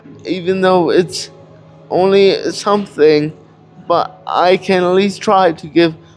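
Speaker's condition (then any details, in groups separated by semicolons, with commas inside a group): Cerebral palsy; cannot walk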